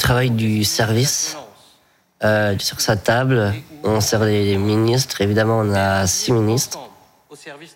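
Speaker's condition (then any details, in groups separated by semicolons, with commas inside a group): Trisomy 21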